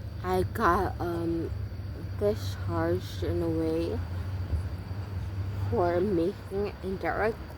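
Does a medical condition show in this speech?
Yes: brain injury from AVM.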